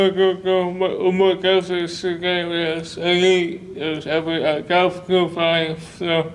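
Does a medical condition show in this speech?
Yes: cerebral palsy; speech disability.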